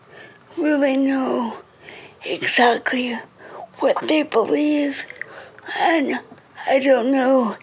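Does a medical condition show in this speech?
Yes: cerebral palsy; wheelchair user, affects reading, speech and more; reading very slow.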